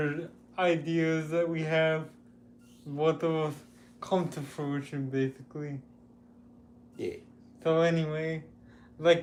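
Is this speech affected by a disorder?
Yes: cerebral palsy; with developmental delay.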